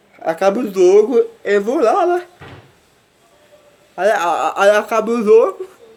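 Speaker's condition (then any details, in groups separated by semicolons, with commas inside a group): Cerebral palsy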